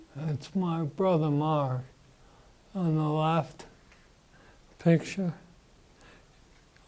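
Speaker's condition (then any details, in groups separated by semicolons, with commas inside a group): Parkinson's disease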